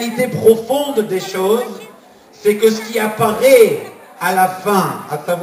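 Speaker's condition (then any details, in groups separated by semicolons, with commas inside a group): No condition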